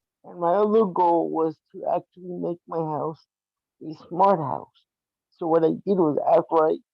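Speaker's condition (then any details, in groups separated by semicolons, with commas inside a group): Cerebral palsy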